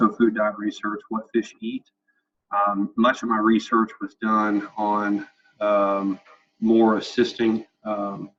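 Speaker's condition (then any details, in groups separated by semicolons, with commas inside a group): No condition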